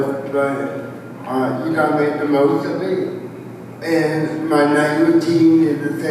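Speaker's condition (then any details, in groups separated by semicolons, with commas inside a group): Cerebral palsy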